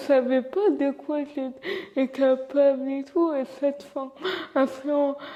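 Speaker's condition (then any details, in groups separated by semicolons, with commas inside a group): Cerebral palsy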